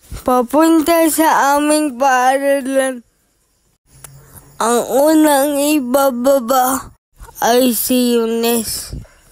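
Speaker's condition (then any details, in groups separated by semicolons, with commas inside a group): Cerebral palsy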